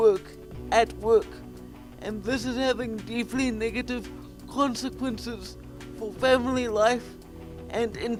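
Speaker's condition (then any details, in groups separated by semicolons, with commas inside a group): Quadriplegic cerebral palsy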